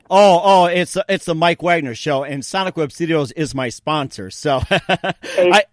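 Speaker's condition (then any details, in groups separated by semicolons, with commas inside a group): No condition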